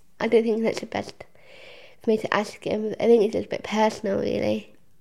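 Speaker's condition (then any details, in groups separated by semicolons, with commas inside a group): Down syndrome; had operation for hole in the heart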